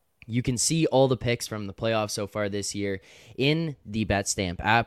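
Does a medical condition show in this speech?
No.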